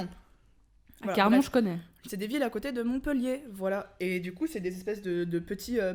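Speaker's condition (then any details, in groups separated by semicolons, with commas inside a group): No condition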